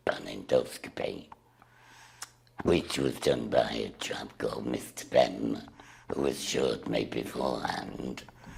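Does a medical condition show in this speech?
Yes: laryngectomy; still has voice after operation.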